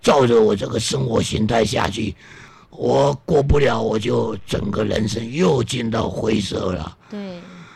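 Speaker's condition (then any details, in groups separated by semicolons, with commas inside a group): Vocal cord damage; vocal cord damage after cervical spine surgery, severe car accident 14 years ago, surgery two days later; unclear speech from vocal cord damage, greatly improved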